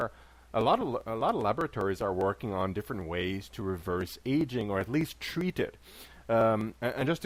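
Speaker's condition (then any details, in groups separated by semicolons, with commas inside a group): No condition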